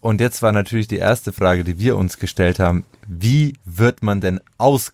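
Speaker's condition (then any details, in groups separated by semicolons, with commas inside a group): No condition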